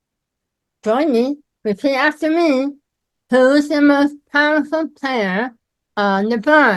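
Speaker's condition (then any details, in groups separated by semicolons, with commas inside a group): Myasthenia gravis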